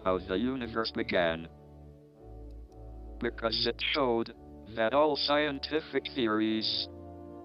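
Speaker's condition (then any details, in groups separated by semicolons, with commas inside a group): ALS, speech-generating device; motor neuron disease, diagnosed shortly after 21st birthday, no cure or therapy offered, given 2.5 years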